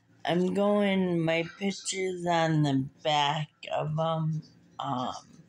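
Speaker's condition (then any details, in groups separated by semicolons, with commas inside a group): Muscular dystrophy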